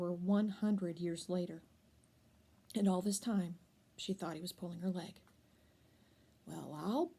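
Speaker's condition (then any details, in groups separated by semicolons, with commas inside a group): No condition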